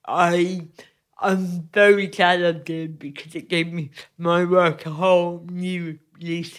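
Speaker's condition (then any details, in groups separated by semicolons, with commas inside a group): Cerebral palsy; physically affects creating art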